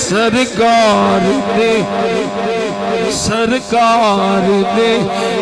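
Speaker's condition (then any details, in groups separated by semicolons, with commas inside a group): No condition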